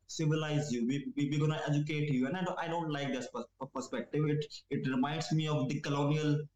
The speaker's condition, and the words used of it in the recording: Stuttering. So this is how a person with stammering will say the word start.